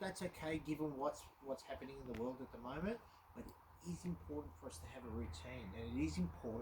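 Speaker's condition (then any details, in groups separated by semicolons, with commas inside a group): No condition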